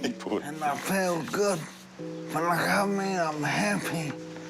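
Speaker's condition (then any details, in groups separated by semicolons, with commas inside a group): Brain injury; long rehab to regain talking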